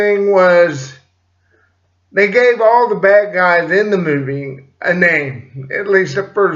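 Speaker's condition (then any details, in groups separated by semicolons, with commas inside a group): Cerebral palsy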